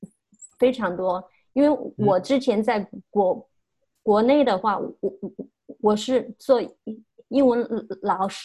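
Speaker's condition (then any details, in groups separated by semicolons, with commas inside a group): Stuttering; since childhood, not yet overcome, may never overcome; still stutters; no stuttering when talking to self, stutters when talking with others; repeated sounds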